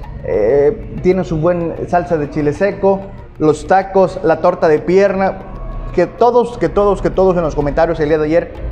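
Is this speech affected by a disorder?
No.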